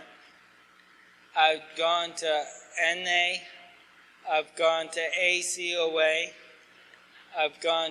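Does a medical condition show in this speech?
Yes: ALS.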